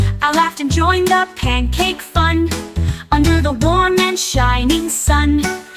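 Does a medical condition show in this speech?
No.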